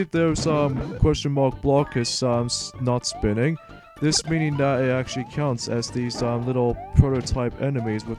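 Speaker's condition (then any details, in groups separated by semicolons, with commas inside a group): No condition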